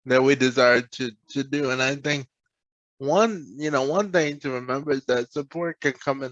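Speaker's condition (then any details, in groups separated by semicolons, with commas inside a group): Cerebral palsy; present from birth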